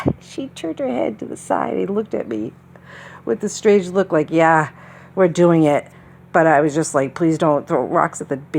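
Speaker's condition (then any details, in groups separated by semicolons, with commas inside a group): No condition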